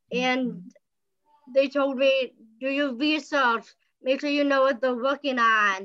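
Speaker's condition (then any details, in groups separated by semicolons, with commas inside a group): Down syndrome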